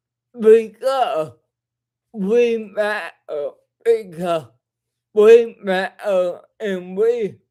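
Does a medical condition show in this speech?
Yes: cerebral palsy.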